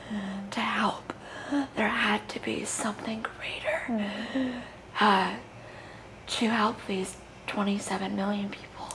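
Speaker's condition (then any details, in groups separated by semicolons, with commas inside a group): Cerebral palsy; very premature birth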